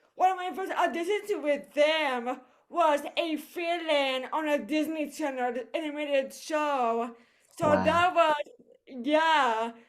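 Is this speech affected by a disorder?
Yes: cerebral palsy; voice affected.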